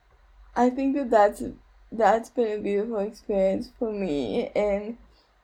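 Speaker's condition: Cerebral palsy; age 29

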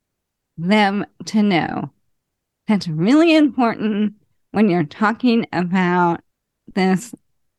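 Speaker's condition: ALS; ALS diagnosed at age 37, terminal, no cure

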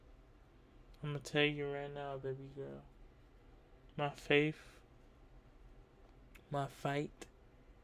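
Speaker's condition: Cerebral palsy; uses wheelchair

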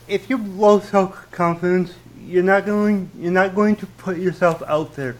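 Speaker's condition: Cerebral palsy with stutter; fairly significant stutter until recently

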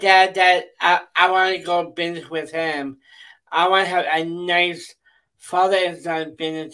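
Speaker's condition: Down syndrome; extra 21st chromosome, congenital, intestinal bypass surgery at three days, open heart surgery before three months; could not talk as child, used sign language, computer and assistive voice device, now public speaker, talks a lot

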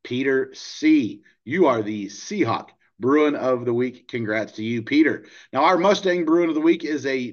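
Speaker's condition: No condition

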